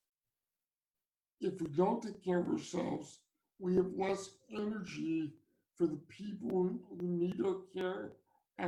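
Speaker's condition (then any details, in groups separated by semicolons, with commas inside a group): Cerebral palsy; from birth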